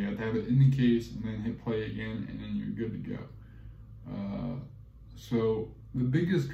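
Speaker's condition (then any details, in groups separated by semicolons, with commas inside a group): Cerebral palsy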